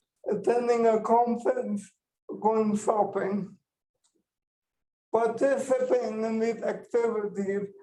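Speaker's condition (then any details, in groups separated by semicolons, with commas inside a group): Cerebral palsy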